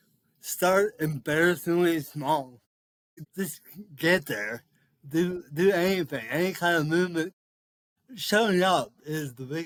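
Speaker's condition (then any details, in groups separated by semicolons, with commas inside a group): Cerebral palsy; speech affected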